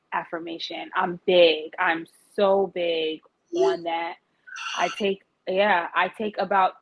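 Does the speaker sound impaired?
Yes: stuttering; childhood onset, severe, stuttered on own name, word switching, childhood speech pathologist classes, self-taught slower speaking; still stutters as an adult, able to work through it, described as mental; stutters when nervous or when mouth can't keep up with thoughts, slows down, breathes, calms down; here prolonged sounds.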